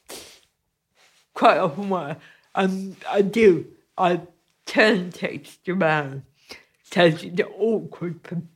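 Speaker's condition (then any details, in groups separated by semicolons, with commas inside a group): Cerebral palsy; from birth, frequent loss of balance, careful movement needed, physically affects creating art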